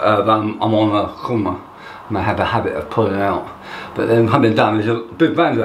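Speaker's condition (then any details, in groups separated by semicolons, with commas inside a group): Tongue cancer; half tongue removed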